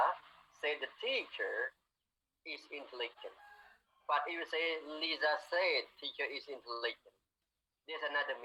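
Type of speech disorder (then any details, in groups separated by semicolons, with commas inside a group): None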